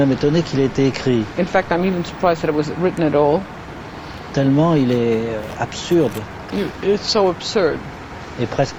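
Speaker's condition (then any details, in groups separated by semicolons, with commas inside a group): No condition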